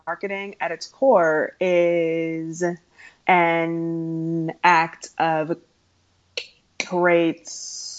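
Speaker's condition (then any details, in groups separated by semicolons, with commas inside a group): Stuttering; stuttering since around age 3, past speech therapy, largely stopped talking for about 5 years; still stutters, including when saying own name; formerly hid stuttering by switching words, deep breaths, fillers like ums and ahs, avoided talking; prolonged sounds, blocks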